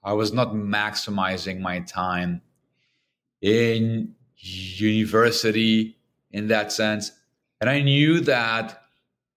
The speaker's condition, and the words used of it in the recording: Stuttering. I will start by just mentioning it is true, I do have a stutter. Everyone's internet is working just fine.